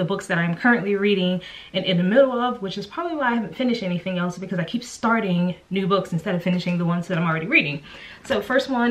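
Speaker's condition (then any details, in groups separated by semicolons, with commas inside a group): No condition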